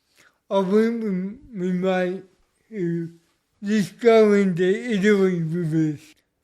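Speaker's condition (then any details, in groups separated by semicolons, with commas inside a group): Cerebral palsy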